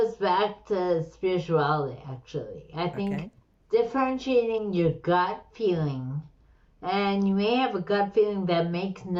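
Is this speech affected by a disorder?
Yes: slurred speech; slurred, stroke-like speech.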